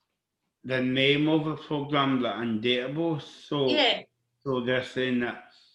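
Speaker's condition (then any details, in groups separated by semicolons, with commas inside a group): Cerebral palsy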